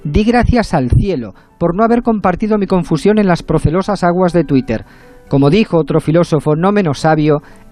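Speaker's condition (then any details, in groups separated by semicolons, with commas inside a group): No condition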